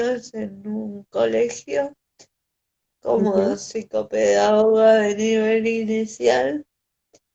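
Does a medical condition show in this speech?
Yes: cerebral palsy; respiratory arrest at birth.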